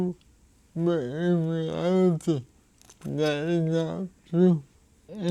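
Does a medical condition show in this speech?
Yes: cerebral palsy.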